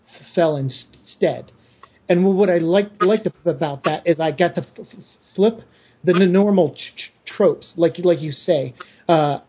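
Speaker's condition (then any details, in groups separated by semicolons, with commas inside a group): Stutter; noticeable enough that listeners might mistake it for audio problems; repeated sounds, repeated words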